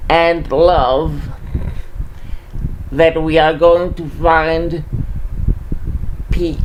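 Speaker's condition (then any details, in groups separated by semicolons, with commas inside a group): Cerebral palsy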